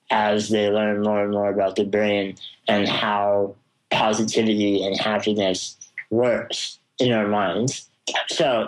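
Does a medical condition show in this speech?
Yes: spinal muscular atrophy; congenital, progressive muscle wasting, never walked, crawled or sat unassisted, wheelchair since about age two; jaw and tongue weakness affects talking, may be difficult to understand, described as mumbly.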